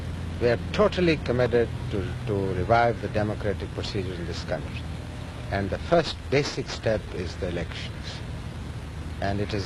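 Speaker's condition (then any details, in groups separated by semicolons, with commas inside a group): No condition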